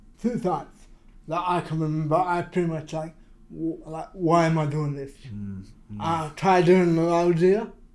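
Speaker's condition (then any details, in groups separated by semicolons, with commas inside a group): Cerebral palsy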